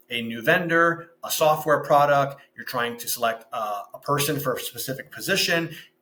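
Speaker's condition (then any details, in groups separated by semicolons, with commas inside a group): No condition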